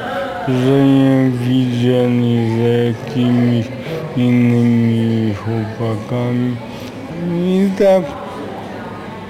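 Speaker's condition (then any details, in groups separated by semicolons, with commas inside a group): Aphasia; 1% survival odds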